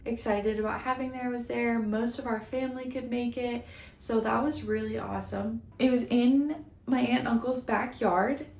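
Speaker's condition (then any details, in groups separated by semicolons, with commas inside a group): No condition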